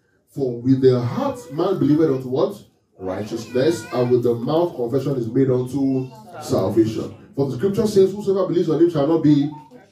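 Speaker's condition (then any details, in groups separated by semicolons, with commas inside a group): No condition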